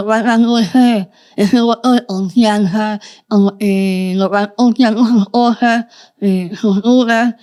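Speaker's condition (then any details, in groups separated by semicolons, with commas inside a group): Moebius syndrome, congenital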